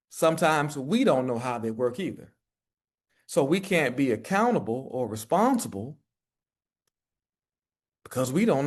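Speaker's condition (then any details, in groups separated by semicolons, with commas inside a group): No condition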